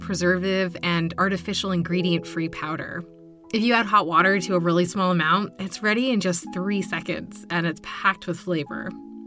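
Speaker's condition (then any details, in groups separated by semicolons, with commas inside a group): No condition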